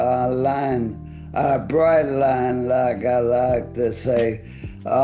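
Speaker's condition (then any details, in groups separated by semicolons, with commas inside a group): ALS; voice affected and fading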